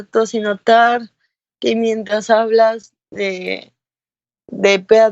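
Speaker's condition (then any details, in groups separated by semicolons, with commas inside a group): Cerebral palsy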